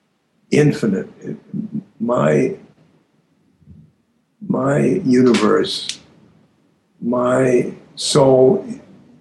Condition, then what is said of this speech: Aphasia. This aphasia speech, wow, just these silences.